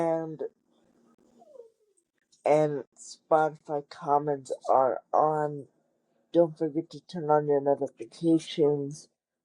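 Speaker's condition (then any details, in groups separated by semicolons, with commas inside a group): Cerebral palsy; wheelchair user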